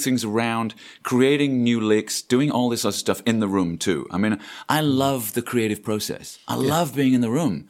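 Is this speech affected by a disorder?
No.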